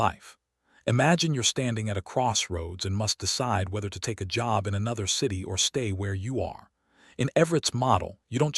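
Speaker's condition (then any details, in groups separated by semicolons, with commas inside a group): No condition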